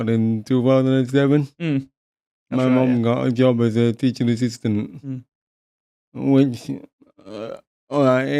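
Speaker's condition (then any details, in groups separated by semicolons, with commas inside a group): Paralysis after childhood accident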